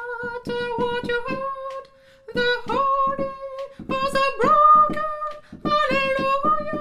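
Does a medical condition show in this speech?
No.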